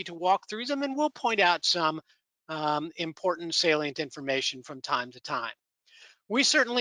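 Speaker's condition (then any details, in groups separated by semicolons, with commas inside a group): No condition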